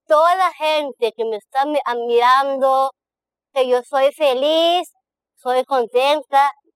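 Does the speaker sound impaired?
Yes: Down syndrome; present from birth.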